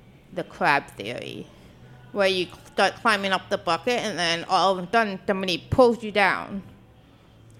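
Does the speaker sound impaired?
Yes: deafness; deaf since childhood, may not notice speech from behind.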